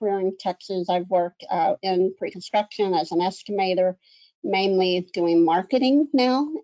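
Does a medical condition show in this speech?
Yes: cleft lip and palate; congenital cleft lip and cleft palate, 60 plus surgeries; one or two surgeries a year.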